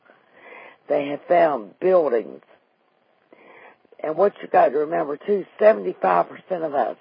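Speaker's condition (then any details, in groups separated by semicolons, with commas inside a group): Vocal cord paralysis after stroke, unilateral vocal fold paralysis; familial stroke at age 35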